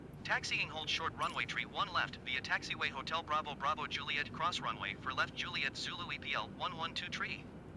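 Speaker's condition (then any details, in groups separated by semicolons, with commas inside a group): No condition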